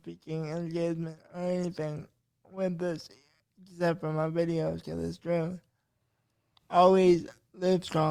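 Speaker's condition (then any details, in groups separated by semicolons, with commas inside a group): Cerebral palsy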